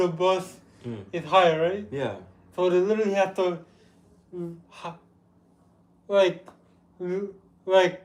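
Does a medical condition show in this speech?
Yes: cerebral palsy; with developmental delay.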